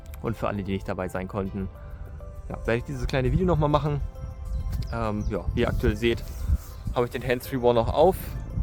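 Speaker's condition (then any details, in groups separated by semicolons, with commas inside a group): No condition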